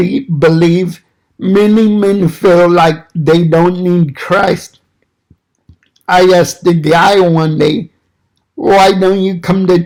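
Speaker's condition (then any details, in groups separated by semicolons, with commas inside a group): Cerebral palsy; fine motor impairment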